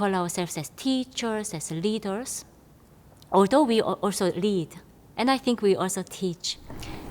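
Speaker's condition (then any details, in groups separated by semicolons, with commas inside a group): No condition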